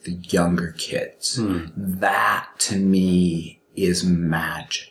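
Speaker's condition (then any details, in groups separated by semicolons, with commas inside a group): Stuttering; severe stuttering, therapy at Purdue speech clinic started 12 years ago, four Toastmasters clubs; still stutters terribly severely; prolonged sounds, blocks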